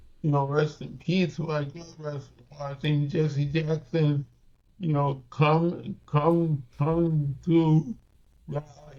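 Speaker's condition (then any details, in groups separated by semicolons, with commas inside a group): Cerebral palsy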